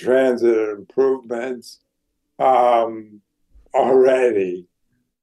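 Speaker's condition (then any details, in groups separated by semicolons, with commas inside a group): ALS; declining health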